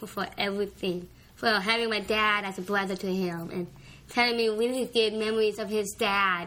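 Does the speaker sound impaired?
Yes: Down syndrome.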